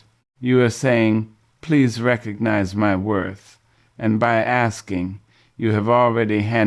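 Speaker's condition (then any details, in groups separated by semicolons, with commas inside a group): No condition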